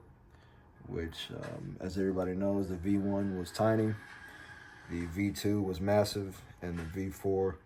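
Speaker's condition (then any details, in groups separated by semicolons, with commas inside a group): No condition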